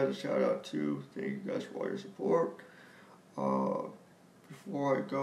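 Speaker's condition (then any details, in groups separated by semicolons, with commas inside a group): Spastic quadriplegic cerebral palsy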